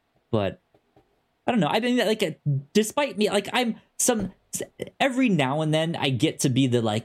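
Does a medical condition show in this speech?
Yes: stutter; self-attributed to brain moving faster than mouth; good and bad days, some days cannot speak, fast when excited, mistaken for cartoony bit; here prolonged sounds, blocks.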